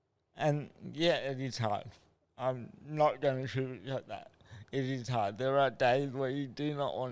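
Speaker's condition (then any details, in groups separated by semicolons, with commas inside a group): Cerebral palsy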